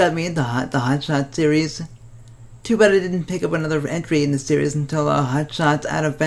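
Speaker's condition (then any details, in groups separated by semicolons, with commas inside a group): Cerebral palsy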